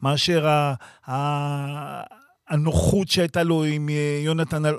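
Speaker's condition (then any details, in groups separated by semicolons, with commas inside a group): No condition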